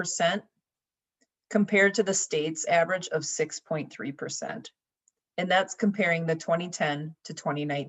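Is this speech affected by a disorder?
No.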